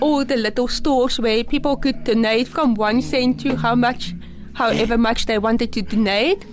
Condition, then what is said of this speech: Deafness. So that's a part of my speech impediment, and that's fine.